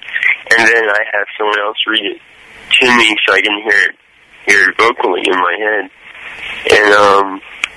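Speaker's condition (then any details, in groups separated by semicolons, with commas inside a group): Cerebral palsy, mild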